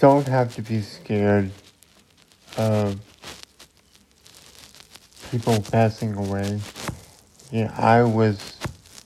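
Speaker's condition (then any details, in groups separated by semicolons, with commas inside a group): Cerebral palsy; wheelchair user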